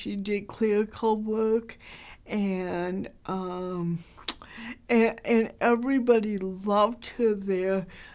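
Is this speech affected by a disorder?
Yes: cerebral palsy, mild; hard to understand.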